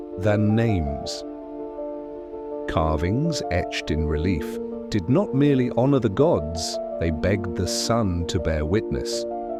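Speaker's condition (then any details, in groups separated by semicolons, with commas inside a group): No condition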